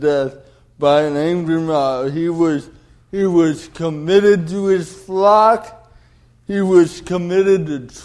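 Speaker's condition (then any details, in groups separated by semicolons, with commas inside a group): Cerebral palsy; delayed development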